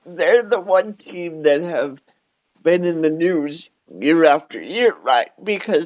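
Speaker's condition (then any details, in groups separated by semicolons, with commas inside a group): Cerebral palsy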